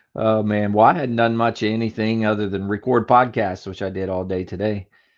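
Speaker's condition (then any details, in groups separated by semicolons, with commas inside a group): No condition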